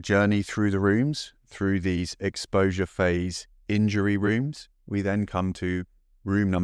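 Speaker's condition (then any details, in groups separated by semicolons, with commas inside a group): No condition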